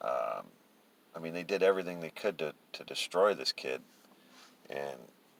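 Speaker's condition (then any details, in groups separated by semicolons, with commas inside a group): No condition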